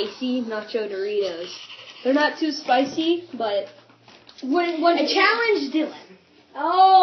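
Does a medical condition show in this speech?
No.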